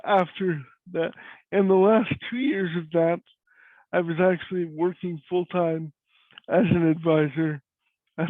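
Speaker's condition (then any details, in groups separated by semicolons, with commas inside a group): Cerebral palsy; voice is different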